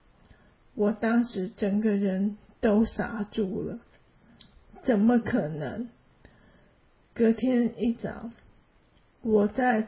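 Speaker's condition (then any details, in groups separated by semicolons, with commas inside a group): ALS; hand weakness, cannot write, type or grasp, arm muscle atrophy, cause unknown, year of immunoglobulin injections; worsening, whole-body involuntary muscle twitching, poor stamina, needs help dressing, brushing teeth, bathing; slower speech, quieter voice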